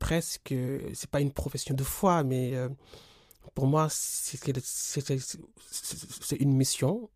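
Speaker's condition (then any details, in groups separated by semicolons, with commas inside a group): Stuttering; since childhood, stuttering family, untreated in Senegal, therapy in France stopped after months, later 5-6 years; stuttering still present, accepted and assumed; repeated sounds, prolonged sounds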